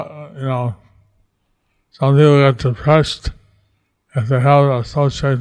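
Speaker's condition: Stroke with facial paralysis; stroke in 2008, left side of face paralyzed since, doctor said no chance of survival; unsure listeners can understand, own speech repeated by another speaker

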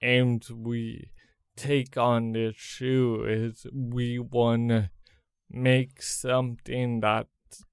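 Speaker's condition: Cerebral palsy; congenital

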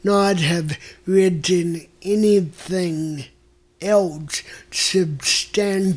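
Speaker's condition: Mild cerebral palsy; 99 days in NICU

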